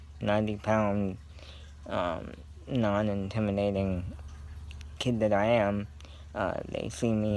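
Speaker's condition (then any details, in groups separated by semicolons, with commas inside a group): Cerebral palsy; scoliosis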